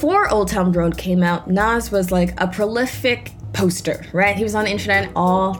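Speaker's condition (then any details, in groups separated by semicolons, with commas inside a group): No condition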